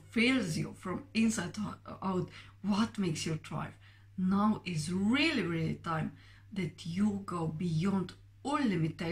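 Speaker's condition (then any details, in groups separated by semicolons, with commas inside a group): No condition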